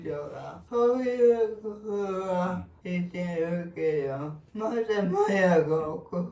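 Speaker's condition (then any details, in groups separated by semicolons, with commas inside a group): Cerebral palsy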